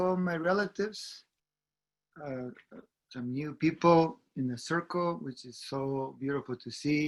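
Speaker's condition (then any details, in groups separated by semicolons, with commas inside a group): No condition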